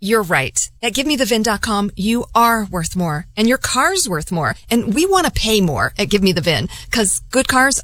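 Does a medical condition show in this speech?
No.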